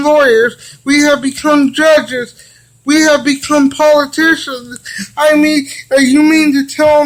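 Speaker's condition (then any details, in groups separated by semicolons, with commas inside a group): Cerebral palsy; from birth; physical therapy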